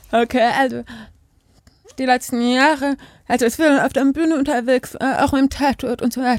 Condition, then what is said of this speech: Deafness. Ja, ich spreche, aber ich gebärde trotzdem.